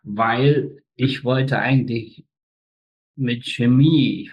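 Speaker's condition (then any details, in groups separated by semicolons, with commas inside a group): Spastic tetraparesis; all four limbs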